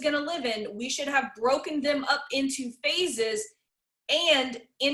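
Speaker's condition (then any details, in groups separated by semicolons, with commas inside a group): No condition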